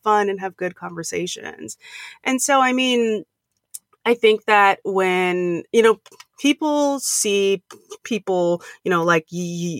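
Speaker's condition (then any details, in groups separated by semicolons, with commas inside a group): Stuttering; lifelong stutter since grade school, past speech therapy, public speaking since 2014 as fear exposure; comfortable speaking publicly while stuttering, still concerned about stuttering on conference calls; trouble saying own name, avoided phone calls and talking, speaks freely while stuttering; prolonged sounds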